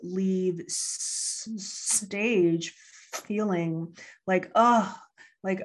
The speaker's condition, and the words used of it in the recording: Stuttering. And, you know, I get so concerned that people, you know, like just won't understand me.